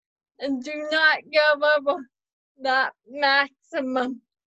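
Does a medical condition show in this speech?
Yes: cerebral palsy, spastic quadriplegic, mild.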